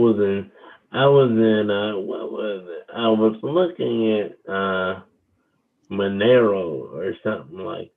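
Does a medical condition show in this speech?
Yes: cerebral palsy; wheelchair user.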